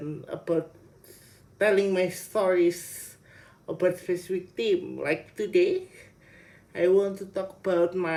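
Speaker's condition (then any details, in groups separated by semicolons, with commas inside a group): Cerebral palsy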